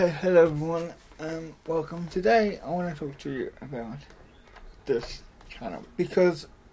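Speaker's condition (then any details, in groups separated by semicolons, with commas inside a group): Cerebral palsy; mild, affects muscles and speech; slurred, worse when tired, childhood speech therapy, mostly understandable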